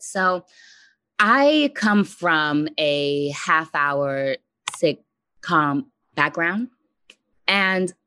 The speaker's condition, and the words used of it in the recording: Stuttering. By the way, as we start, I do like to mention that I stutter and so that will happen.